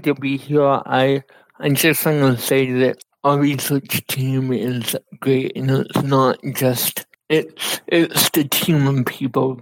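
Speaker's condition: Cerebral palsy; cerebral palsy from lack of oxygen at birth, affects fine motor skills and walking; speech affected, uses Dragon NaturallySpeaking voice activated computer software

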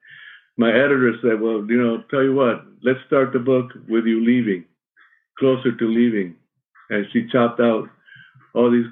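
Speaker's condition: Parkinson's; shaky voice, may stumble on words

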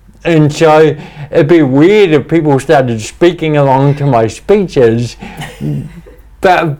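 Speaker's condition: Cerebral palsy; wheelchairs

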